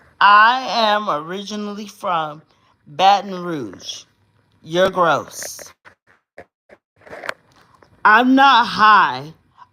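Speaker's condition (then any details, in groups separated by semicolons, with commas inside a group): Cerebral palsy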